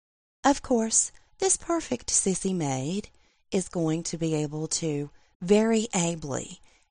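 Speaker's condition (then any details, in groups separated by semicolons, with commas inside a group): No condition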